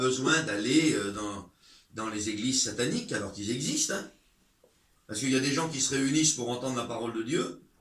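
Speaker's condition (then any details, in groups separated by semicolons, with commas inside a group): No condition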